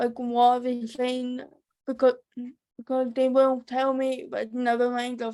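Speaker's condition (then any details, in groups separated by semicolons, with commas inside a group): Cerebral palsy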